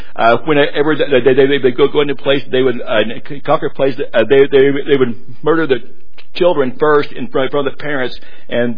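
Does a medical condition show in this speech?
Yes: stuttering; struggled with it for a while, adults at Haddale said he could not preach; preaching a full sermon, prays for clarity of speech, stutter not yet noticed; not noticeable to audience during this sermon; here repeated sounds, repeated words, blocks.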